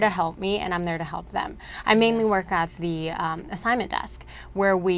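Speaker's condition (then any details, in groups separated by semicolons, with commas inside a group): No condition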